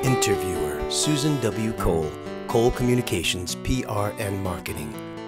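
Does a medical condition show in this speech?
No.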